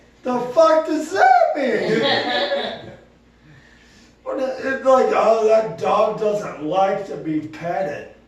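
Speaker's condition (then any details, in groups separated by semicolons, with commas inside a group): Cerebral palsy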